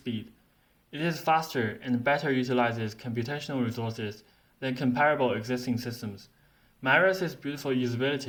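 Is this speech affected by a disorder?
No.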